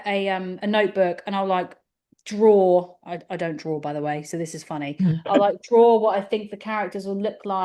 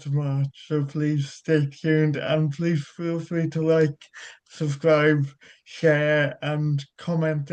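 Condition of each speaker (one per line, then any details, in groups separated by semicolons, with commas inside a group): No condition
Cerebral palsy; childhood surgery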